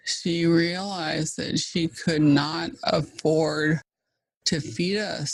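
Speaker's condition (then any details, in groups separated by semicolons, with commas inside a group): ALS (Lou Gehrig's disease); fast progressing form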